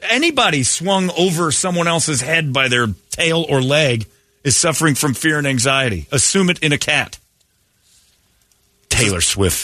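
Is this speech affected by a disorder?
No.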